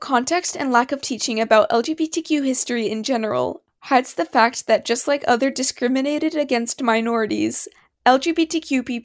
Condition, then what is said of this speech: None; typical speech.